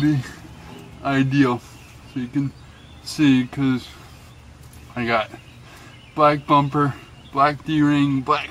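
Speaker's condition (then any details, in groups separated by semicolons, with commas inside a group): Cerebral palsy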